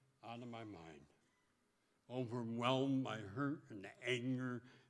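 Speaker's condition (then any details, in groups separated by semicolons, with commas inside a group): Speech impediment; voicing with clothespin on nose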